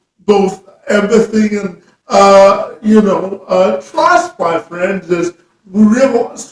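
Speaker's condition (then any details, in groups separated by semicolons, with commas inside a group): Cerebral palsy; present from birth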